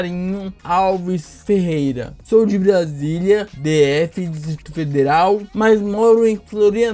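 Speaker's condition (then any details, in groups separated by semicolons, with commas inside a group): Cerebral palsy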